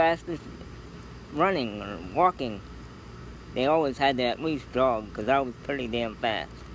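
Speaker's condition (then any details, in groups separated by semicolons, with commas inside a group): Cerebral palsy; scoliosis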